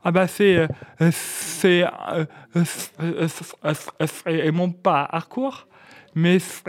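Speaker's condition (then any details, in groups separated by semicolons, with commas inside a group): Stuttering; cause hypothesized as several traumas; repeated sounds, prolonged sounds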